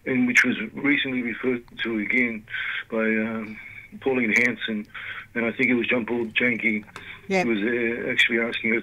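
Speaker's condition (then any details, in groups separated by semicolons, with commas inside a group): Parkinson's disease; diagnosed 2019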